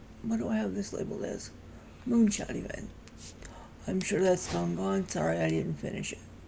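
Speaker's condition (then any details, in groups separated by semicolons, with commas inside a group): Cerebral palsy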